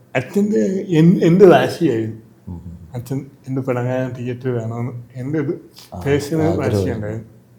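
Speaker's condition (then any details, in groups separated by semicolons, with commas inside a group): Cerebral palsy; from birth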